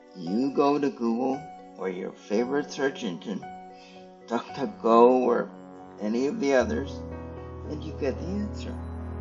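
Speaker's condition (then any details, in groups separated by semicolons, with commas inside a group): Cerebral palsy; stiff muscles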